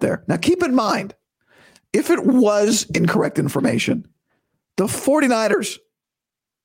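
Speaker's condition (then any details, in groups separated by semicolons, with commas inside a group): Vocal cord surgery recovery; best in two weeks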